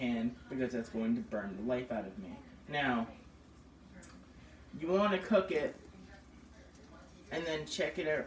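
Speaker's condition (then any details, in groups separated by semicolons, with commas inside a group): No condition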